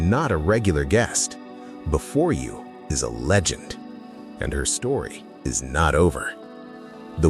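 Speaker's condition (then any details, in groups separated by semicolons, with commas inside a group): No condition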